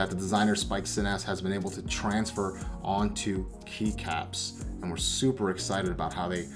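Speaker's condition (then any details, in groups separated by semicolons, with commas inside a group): No condition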